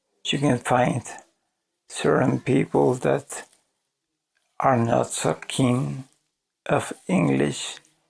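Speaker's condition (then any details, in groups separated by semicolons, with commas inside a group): ALS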